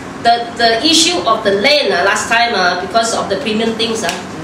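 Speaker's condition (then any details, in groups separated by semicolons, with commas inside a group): No condition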